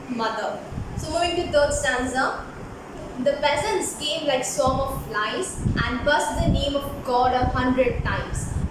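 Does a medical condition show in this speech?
No.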